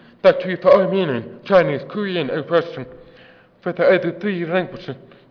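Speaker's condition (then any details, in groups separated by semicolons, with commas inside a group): Deafness; offers to repeat if not understood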